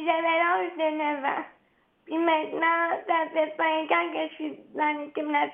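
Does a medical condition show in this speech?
Yes: cerebral palsy; since birth, wheelchair user since birth, needs care from a helper; age 20.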